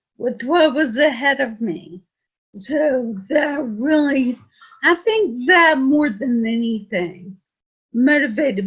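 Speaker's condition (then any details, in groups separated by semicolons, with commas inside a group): Friedreich's ataxia; difficulty drinking and swallowing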